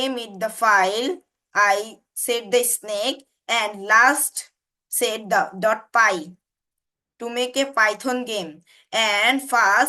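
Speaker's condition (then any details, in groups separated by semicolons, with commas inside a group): No condition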